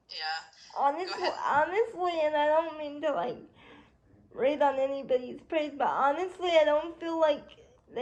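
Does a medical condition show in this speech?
Yes: cerebral palsy; spastic quadriplegia.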